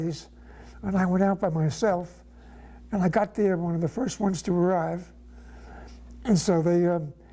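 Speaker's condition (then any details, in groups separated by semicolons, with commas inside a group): No condition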